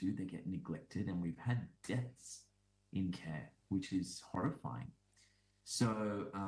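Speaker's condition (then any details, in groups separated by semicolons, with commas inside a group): No condition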